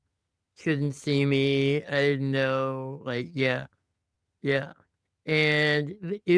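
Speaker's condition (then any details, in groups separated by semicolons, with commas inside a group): Muscular dystrophy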